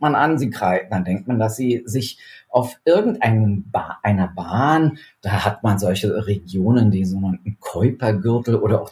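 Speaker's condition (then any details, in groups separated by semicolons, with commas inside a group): No condition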